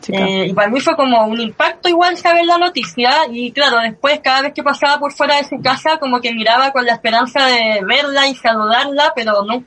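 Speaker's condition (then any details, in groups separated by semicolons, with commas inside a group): Cleft lip and palate; since early childhood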